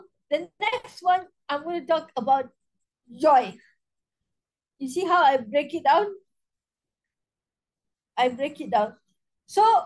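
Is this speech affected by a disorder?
Yes: cerebral palsy spastic quadriplegia.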